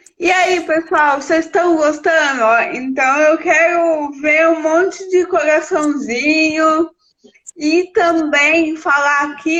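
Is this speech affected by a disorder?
Yes: cerebral palsy.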